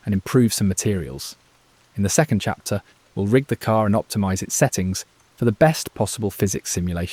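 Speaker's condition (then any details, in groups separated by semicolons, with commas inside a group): No condition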